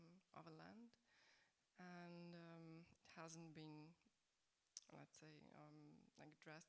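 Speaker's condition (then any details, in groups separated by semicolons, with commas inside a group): No condition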